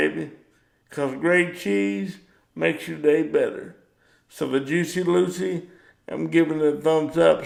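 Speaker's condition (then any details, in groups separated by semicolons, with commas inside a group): Cerebral palsy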